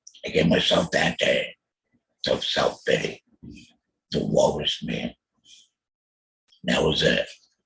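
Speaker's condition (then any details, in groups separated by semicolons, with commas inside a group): Total laryngectomy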